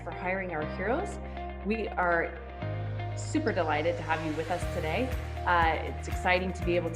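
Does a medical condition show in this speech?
No.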